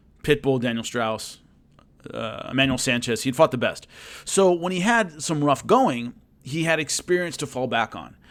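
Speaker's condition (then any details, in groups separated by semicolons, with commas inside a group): No condition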